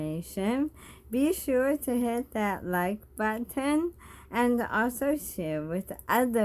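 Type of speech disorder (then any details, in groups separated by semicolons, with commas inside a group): Bulbar dysarthria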